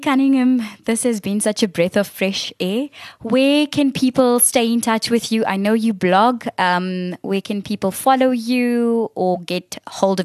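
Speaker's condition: No condition

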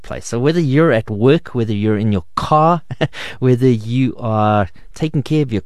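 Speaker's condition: No condition

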